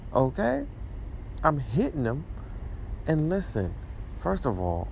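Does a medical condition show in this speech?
No.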